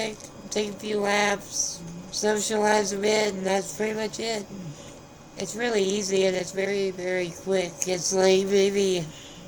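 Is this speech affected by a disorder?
Yes: spinal muscular atrophy.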